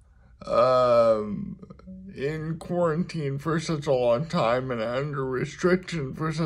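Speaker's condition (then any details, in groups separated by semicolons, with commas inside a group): Cerebral palsy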